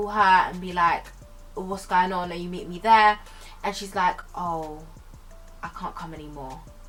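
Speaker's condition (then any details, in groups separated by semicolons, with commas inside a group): No condition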